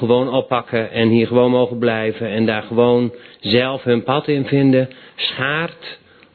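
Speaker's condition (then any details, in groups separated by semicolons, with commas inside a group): No condition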